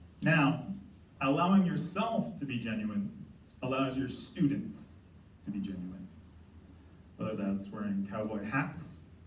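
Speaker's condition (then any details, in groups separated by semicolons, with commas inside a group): No condition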